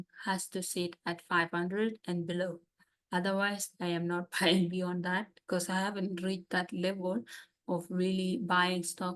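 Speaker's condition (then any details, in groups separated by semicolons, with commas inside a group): No condition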